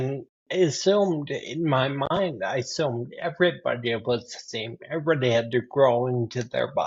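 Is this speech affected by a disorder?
Yes: ataxia sca15, spinocerebellar ataxia type 15.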